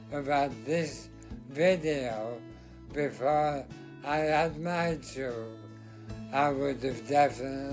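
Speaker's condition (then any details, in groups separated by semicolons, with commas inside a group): Motor neurone disease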